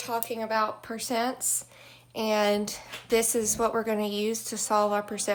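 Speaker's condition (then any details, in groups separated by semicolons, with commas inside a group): No condition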